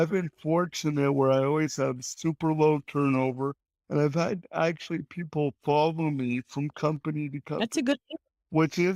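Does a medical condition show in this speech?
Yes: cerebral palsy.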